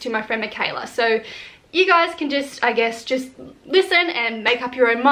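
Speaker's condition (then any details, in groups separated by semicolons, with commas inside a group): No condition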